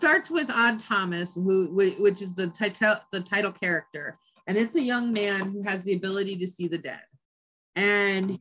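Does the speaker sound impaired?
No.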